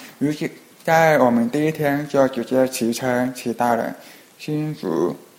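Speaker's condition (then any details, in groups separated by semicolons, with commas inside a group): Hearing impairment; falls behind others' pace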